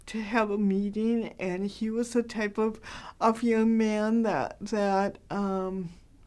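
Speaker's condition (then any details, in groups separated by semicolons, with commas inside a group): Cerebral palsy; very mild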